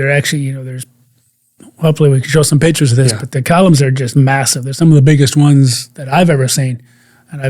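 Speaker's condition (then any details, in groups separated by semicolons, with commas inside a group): No condition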